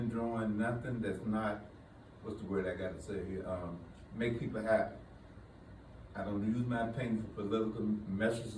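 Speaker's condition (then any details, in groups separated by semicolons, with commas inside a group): No condition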